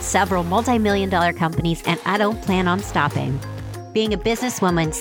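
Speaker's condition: No condition

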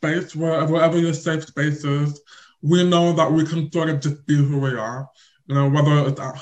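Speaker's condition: Deaf or hard of hearing; family not fluent in signing

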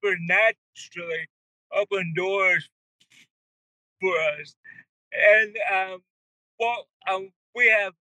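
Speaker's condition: Cerebral palsy; speech impediment, talks really slow, mind thinks faster than can talk

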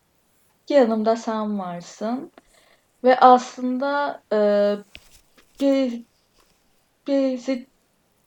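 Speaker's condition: Stuttering; other stutterers in family, attends stuttering self-help groups; frequent part-word and syllable repetitions, fillers, heavy stuttering; repeated sounds, blocks

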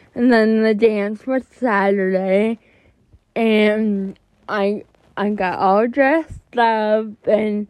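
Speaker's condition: Cerebral palsy; more jerking in class

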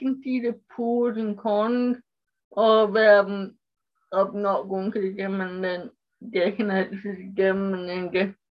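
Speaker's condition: Cerebral palsy; speech impairment

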